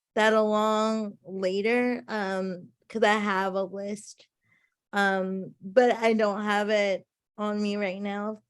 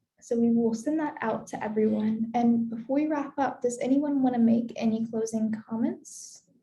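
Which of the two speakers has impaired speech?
The first: cerebral palsy.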